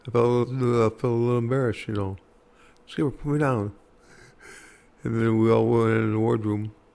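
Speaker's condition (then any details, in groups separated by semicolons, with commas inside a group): Parkinson's disease; speech affected very significantly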